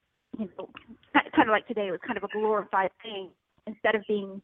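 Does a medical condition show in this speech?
No.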